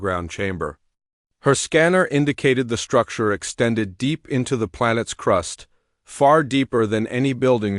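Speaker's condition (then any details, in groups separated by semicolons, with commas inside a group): No condition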